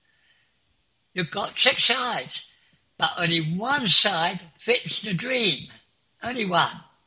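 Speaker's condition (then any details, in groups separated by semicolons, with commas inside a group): Clinically deaf; clinically deaf since school age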